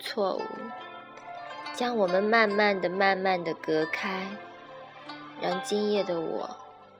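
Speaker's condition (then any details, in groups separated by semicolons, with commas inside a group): No condition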